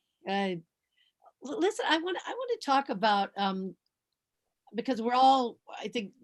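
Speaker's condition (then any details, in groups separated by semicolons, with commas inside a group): No condition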